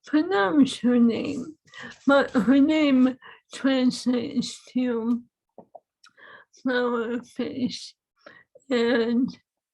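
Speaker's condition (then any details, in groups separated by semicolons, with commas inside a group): ALS; swallowing lost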